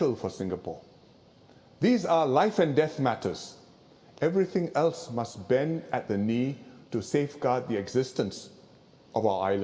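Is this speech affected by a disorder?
No.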